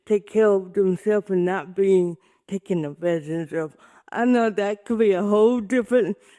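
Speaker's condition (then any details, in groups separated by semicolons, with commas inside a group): Cerebral palsy; with developmental disabilities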